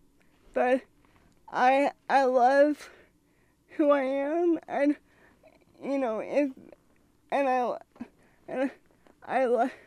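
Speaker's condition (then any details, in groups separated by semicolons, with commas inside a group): Cerebral palsy; congenital, present since birth, diagnosed by doctor, unable to walk, uses wheelchair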